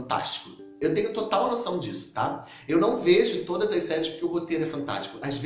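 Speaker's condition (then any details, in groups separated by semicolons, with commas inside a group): No condition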